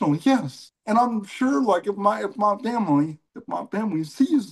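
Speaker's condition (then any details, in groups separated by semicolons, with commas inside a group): Cerebral palsy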